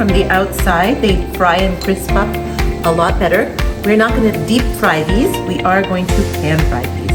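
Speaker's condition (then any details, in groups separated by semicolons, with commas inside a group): No condition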